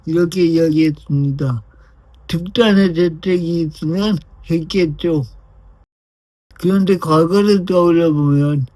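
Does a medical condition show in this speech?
Yes: brain lesion disability.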